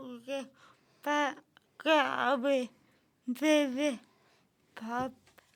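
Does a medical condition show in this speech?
Yes: cerebral palsy; from birth.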